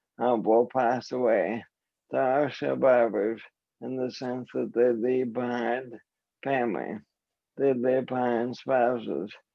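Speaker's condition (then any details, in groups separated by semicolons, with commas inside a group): ALS; voice and hands affected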